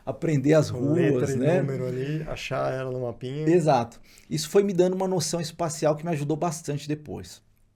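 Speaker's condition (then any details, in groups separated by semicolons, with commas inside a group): No condition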